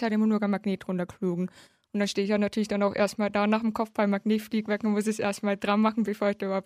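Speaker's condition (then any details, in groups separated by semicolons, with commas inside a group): Hard of hearing since birth; rain problematic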